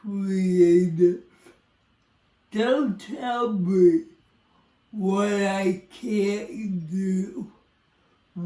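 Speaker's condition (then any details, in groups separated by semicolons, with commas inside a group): Cerebral palsy; speech impairment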